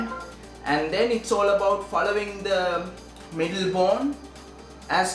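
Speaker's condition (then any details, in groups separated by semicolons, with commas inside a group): No condition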